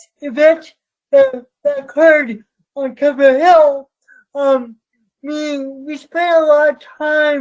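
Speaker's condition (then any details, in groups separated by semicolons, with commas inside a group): Cerebral palsy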